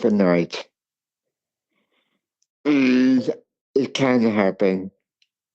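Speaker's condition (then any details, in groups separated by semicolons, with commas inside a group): Cerebral palsy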